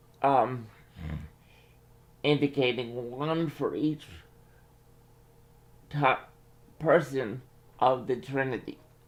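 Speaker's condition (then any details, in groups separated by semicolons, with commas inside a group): Cerebral palsy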